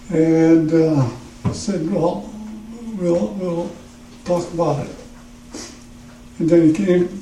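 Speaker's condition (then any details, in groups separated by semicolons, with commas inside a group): Parkinson's; trouble in the throat when speaking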